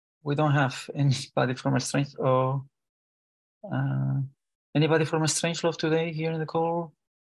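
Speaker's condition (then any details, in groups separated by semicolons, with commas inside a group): No condition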